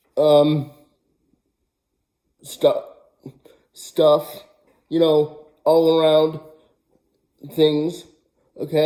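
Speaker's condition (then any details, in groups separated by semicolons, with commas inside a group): Cerebral palsy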